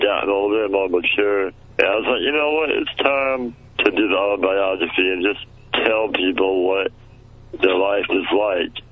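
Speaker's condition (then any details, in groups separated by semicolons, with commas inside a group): Muscular dystrophy; childhood onset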